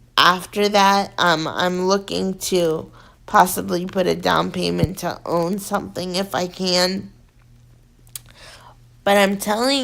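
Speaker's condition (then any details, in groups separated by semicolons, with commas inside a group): Cerebral palsy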